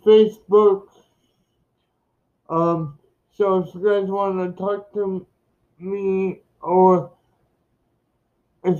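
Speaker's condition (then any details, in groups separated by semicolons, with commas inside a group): Cerebral palsy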